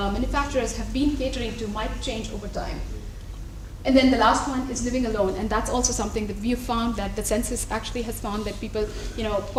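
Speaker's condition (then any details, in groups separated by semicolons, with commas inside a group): No condition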